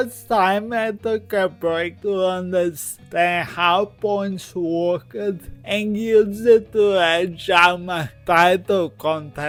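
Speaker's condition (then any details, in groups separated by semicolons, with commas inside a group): Cerebral palsy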